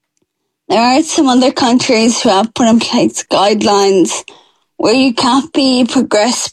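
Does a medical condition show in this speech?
Yes: Friedreich's ataxia; rare genetic progressive ataxia, diagnosed at age 13; less progressed than some others with condition, seeking access to slowing drug Skyclarys by Biogen; speech getting slower and more slurred over time, speaking a major struggle.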